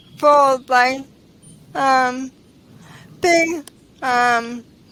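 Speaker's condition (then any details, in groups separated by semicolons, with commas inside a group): ALS; onset in pinky finger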